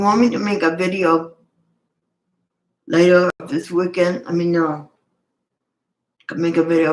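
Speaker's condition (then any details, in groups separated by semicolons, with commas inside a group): Cerebral palsy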